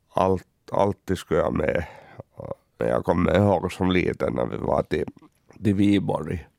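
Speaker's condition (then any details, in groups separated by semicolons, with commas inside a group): Cerebral palsy; uses wheelchair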